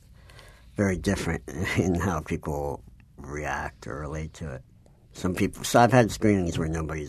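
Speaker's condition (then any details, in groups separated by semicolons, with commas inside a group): Cleft palate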